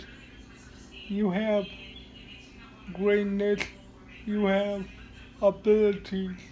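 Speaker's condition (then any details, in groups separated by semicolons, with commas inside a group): Cerebral palsy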